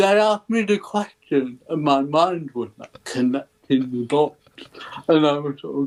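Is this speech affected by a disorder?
Yes: cerebral palsy; ataxic type.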